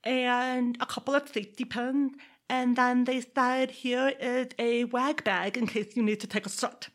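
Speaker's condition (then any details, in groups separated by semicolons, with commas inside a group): Deafness; deaf accent combined with Texas accent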